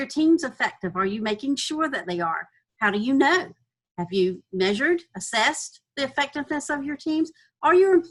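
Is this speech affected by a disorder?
No.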